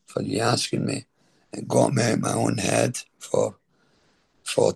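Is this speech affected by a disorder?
Yes: throat cancer treatment effects, stage 4 throat cancer; tracheostomy.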